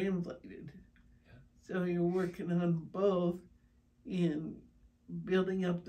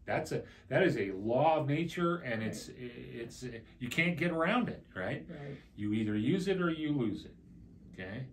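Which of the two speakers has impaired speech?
The first: primary progressive multiple sclerosis.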